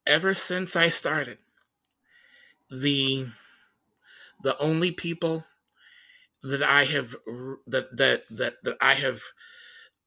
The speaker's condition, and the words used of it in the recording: Stuttering. And thank you for putting up with my stutter.